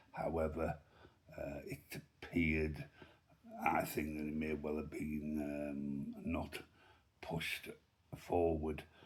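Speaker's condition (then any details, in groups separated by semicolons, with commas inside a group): Myasthenia gravis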